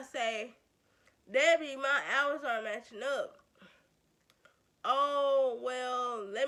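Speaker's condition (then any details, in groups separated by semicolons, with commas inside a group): Cerebral palsy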